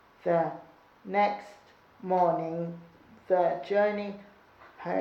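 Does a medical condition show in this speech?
Yes: cerebral palsy.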